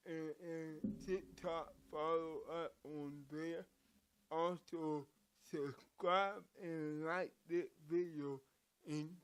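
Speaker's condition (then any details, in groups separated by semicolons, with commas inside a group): Cerebral palsy; from birth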